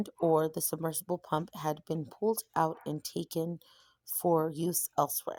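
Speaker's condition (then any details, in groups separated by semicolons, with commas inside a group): No condition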